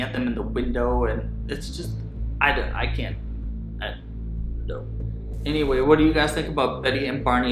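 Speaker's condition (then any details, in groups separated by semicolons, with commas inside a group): No condition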